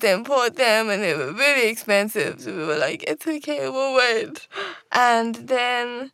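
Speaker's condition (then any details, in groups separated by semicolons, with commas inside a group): Cerebral palsy; wheelchair user since diagnosis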